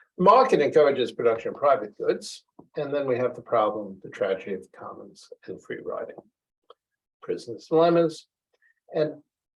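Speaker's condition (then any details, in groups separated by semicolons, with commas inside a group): No condition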